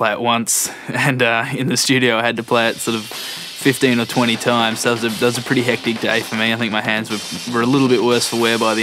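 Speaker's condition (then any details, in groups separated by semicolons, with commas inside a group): No condition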